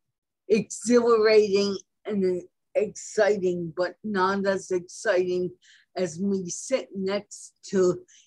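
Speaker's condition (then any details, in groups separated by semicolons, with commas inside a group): Cerebral palsy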